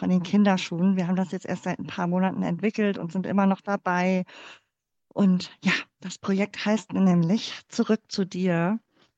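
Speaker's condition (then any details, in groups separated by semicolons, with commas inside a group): Cleft palate; congenital, born in former GDR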